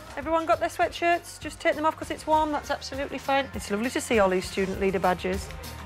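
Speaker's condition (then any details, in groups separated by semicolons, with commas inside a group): No condition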